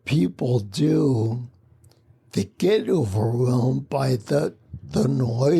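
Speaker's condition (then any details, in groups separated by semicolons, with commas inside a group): Spinocerebellar ataxia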